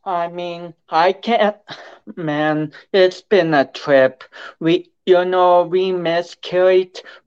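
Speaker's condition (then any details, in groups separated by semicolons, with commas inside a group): Cerebral palsy; affects speech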